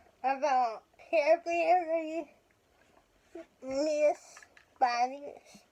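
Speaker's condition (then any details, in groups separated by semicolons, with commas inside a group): Cerebral palsy; speech affected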